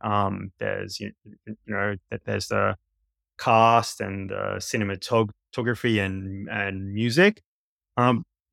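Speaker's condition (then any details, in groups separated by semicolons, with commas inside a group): Stutter; stutter with blocks at times; Siri on iPhone misunderstands or interrupts, listeners on calls sometimes say not stuttering; repeated sounds, prolonged sounds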